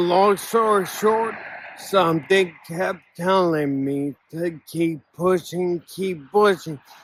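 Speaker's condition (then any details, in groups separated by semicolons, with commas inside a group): Ataxia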